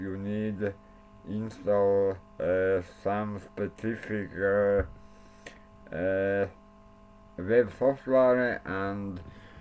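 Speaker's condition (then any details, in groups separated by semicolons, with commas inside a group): Cerebral palsy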